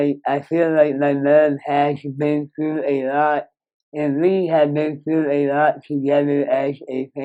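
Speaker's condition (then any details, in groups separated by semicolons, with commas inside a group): Moebius syndrome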